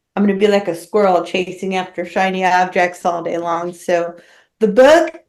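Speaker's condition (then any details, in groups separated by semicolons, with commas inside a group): No condition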